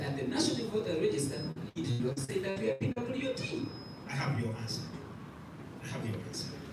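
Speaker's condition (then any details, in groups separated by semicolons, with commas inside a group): No condition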